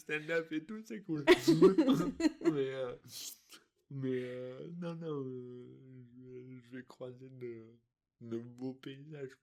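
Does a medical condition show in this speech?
Yes: dystonia; articulation difficulties.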